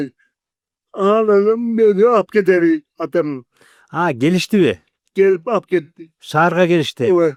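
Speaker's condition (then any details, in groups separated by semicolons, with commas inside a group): Cerebral palsy; 40 years with condition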